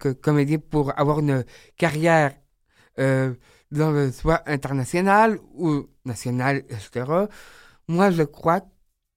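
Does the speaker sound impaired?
Yes: Down syndrome; described as very talkative, at ease and eager to speak.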